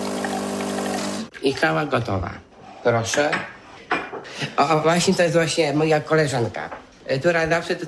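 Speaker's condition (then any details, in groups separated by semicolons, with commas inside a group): Down syndrome; errors with arithmetic and counting money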